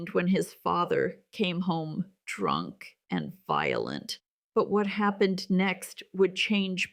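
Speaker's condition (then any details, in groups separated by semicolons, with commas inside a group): No condition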